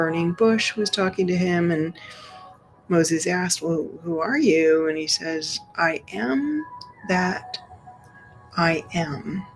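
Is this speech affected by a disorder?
No.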